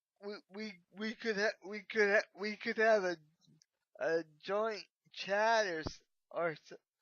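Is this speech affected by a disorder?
Yes: cerebral palsy.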